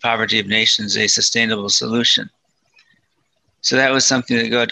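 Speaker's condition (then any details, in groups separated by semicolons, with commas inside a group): Parkinson's disease, mild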